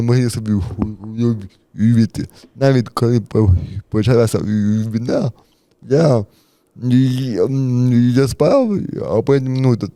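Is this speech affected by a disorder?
Yes: cerebral palsy; affects movement and walking, muscle surgery.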